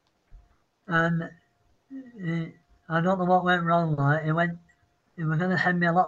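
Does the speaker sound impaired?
Yes: Parkinson's; citing Parkinson's.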